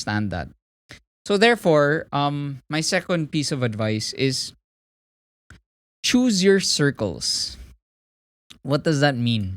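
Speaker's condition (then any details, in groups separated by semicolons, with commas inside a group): No condition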